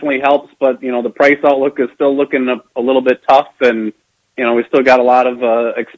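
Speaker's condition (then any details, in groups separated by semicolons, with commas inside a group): No condition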